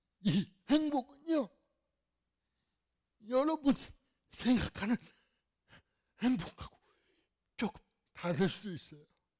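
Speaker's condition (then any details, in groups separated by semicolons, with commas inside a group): Cerebral palsy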